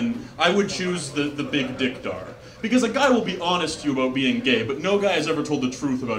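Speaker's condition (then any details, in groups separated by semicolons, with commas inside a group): No condition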